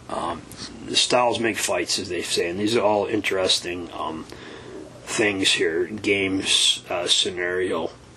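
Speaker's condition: No condition

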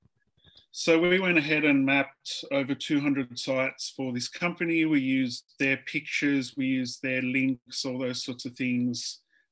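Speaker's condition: No condition

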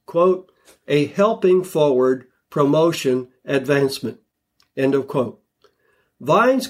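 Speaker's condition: No condition

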